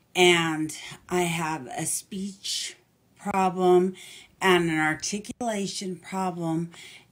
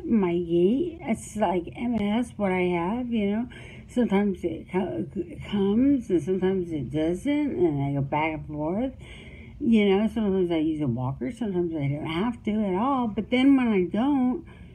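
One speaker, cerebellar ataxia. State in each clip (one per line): 8 months after diagnosis
About 4 years later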